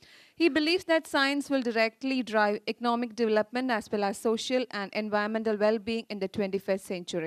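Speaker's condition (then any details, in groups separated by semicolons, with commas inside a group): No condition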